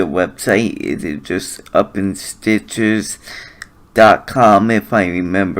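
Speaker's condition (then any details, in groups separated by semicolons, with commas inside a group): Cerebral palsy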